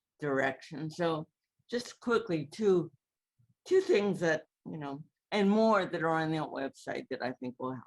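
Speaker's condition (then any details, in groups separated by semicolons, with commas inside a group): Cerebral palsy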